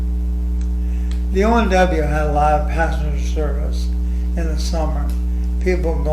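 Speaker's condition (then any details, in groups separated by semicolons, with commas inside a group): ALS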